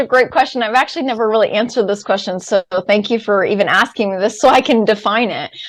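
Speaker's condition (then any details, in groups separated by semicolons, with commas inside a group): No condition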